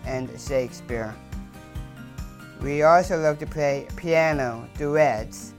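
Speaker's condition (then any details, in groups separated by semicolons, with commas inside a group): Down syndrome, trisomy 21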